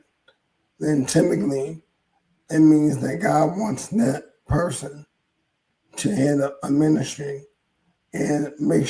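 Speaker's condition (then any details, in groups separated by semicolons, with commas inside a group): ALS; hoarse voice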